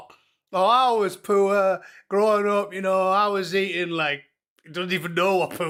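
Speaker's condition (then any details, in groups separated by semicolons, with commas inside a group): No condition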